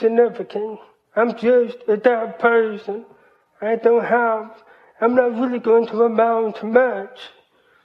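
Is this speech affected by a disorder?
Yes: hearing loss, cochlear implant; hears about 80% with cochlear implant, hears but does not always understand.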